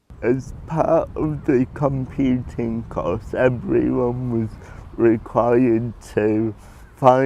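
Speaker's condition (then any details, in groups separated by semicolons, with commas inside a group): Cerebral palsy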